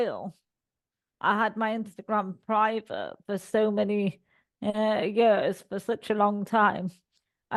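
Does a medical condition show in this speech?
Yes: cerebral palsy; all four limbs.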